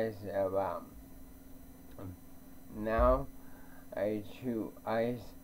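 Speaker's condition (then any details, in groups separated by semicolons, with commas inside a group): ALS; bulbar onset, tongue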